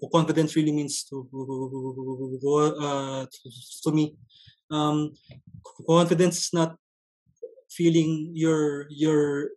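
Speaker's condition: Stuttering; stutter since early childhood, noticed on entering grade school; ongoing stutter, actively coping through Toastmasters public speaking club and speech contests; broken, choppy non-fluent speech, dreads answering strangers like jeepney drivers, public communication affected; repeated words, blocks

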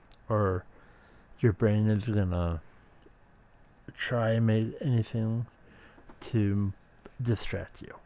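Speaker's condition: Speech impediment

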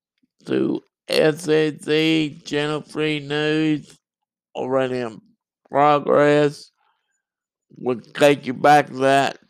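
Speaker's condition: Cerebral palsy and muscular dystrophy; onset at three months old after an illness, born typical, present since childhood

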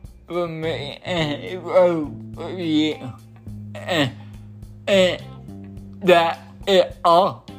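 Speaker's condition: Cerebral palsy

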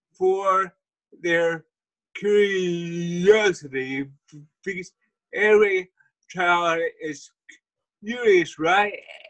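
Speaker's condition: Cerebral palsy; wheelchair user

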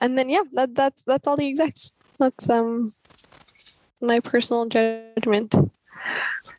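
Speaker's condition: No condition

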